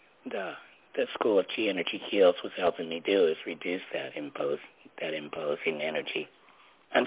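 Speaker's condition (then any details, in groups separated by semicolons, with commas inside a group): Laryngectomy; learned to talk differently, different tone of voice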